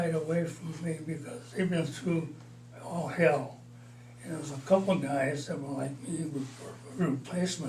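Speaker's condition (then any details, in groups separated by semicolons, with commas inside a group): Parkinson's disease, mild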